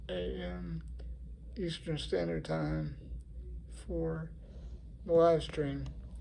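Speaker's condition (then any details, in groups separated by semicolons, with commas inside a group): Cerebral palsy; has had speech therapy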